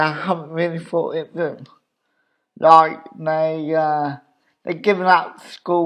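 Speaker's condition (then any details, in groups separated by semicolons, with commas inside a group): Cerebral palsy; obvious speech impediment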